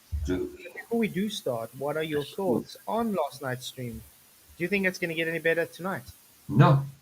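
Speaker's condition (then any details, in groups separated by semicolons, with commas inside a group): No condition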